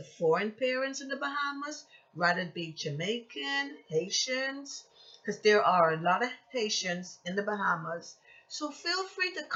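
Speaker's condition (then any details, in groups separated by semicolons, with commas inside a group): No condition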